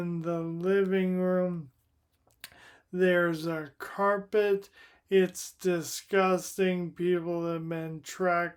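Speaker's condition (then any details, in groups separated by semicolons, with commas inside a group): Primary lateral sclerosis; upper motor neuron disease; dysarthria, difficulty articulating, very slow speech, hard to understand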